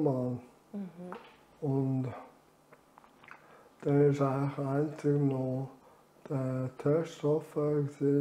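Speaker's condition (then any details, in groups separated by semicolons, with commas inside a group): Amyotrophic lateral sclerosis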